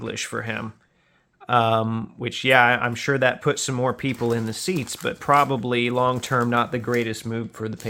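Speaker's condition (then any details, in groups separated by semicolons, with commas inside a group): No condition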